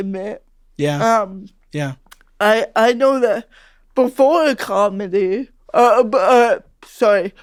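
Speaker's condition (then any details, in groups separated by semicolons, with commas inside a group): Cerebral palsy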